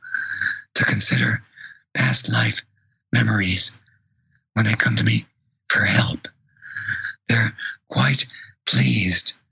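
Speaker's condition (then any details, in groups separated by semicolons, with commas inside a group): Vocal cord paralysis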